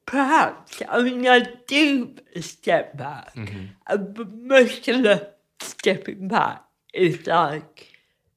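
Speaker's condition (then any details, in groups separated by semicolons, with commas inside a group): Cerebral palsy; frequent loss of balance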